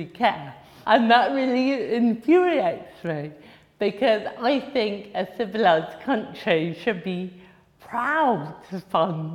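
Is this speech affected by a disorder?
Yes: cerebral palsy.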